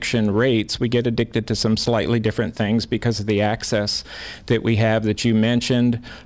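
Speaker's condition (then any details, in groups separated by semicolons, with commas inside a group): No condition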